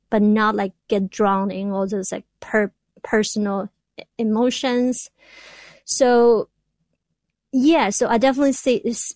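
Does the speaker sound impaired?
Yes: stuttering; persistent stuttering, still stutters after speech therapy with Dr. Merson, connected to self-help group; here repeated sounds.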